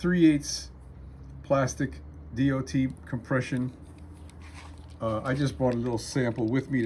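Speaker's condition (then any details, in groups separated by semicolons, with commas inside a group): No condition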